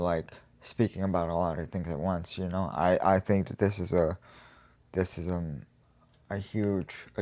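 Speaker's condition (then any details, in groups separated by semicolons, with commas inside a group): Cerebral palsy; quadriplegic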